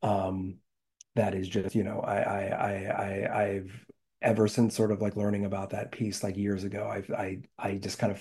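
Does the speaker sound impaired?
Yes: stuttering, blocks; developmental, noticed by mother around age 4 after starting daycare, private speech therapy as child; less severe than in childhood; mainly blocks, much more pronounced in Spanish than English, halting blocks in Spanish; here repeated sounds, repeated words.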